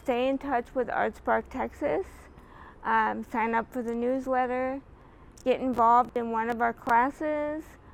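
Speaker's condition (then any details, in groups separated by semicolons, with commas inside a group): Cerebral palsy; spasticity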